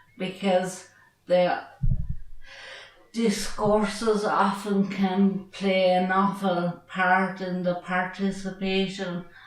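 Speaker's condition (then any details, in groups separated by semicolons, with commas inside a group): Traumatic brain injury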